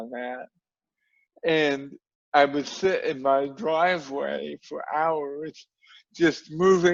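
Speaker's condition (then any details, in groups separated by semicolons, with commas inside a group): Cerebral palsy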